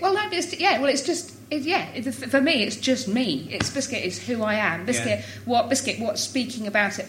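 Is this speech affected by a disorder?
Yes: Tourette's syndrome; tics since about age 6, neurological, believed inherited, intensified in early 20s, tics fluctuate over life; tics much more noticeable than in childhood, does not want medication to stop tics; random words like hedgehog, Geronimo, some swearing, blurts worst thing.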